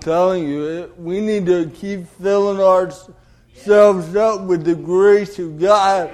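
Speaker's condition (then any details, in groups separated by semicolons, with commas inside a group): Cerebral palsy; delayed development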